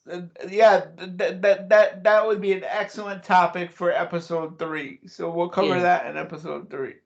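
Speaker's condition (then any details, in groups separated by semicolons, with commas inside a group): Cerebral palsy; since childhood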